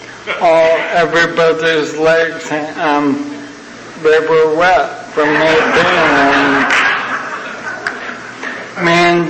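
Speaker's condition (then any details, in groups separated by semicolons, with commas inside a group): ALS (Lou Gehrig's disease); young onset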